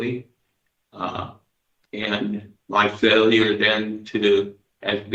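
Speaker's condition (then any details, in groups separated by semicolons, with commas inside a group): Parkinson's disease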